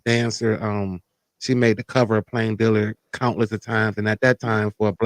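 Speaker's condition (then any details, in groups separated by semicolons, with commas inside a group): No condition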